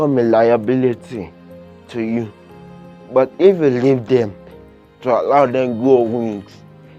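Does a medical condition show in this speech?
Yes: cerebral palsy, severe.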